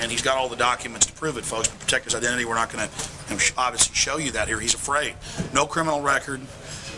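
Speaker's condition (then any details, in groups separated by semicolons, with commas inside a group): No condition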